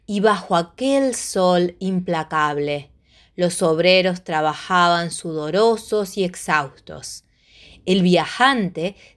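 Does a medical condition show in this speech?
No.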